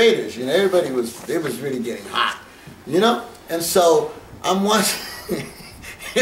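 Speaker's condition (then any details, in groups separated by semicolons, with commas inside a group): No condition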